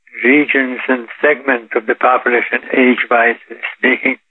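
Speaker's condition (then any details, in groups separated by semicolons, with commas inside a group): Parkinson's disease; Parkinson's disease detected about 8 years ago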